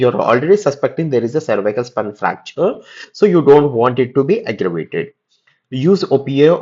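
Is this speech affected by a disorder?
No.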